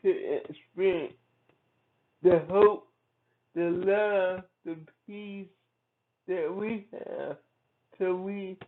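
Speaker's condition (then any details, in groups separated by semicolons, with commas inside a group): Cerebral palsy; from birth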